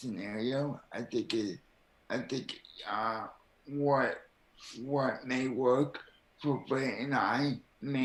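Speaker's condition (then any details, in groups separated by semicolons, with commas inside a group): Cerebral palsy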